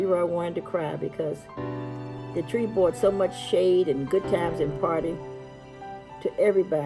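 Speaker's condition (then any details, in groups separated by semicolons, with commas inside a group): No condition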